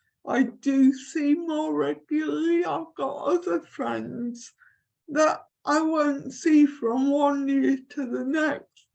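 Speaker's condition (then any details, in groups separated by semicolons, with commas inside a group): Cerebral palsy; from birth, affects limbs and neck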